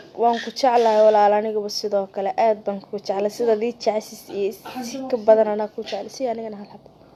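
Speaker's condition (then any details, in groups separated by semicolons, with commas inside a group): No condition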